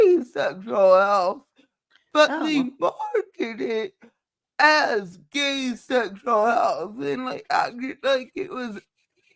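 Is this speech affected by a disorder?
Yes: cerebral palsy.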